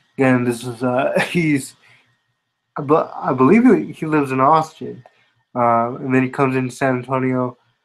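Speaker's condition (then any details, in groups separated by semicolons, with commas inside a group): Spastic quadriplegia cerebral palsy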